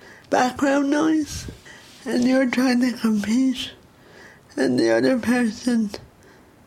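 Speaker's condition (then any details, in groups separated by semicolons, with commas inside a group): Cerebral palsy; childhood speech therapy over 20 years ago, disliked, felt aimed at removing Pavee accent; no current speech therapy, not wanted; poor voice control, slow, hard to understand, big words take breath, thought drunk on phone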